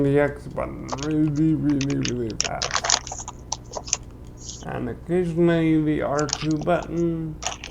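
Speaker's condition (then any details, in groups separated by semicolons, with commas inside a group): Cerebral palsy; limbs affected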